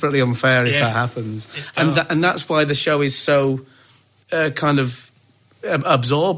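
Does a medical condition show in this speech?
No.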